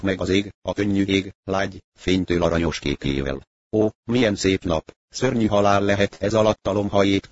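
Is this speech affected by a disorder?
No.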